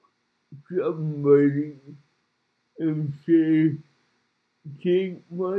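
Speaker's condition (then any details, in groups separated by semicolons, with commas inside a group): Cerebral palsy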